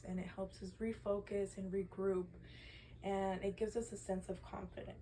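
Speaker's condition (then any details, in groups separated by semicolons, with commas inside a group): No condition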